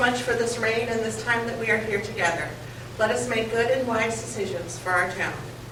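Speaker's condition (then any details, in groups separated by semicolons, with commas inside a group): No condition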